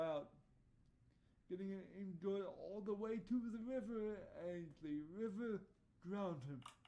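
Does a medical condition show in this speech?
Yes: cerebral palsy; voice tone sometimes odd.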